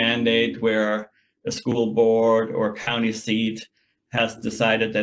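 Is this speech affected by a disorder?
No.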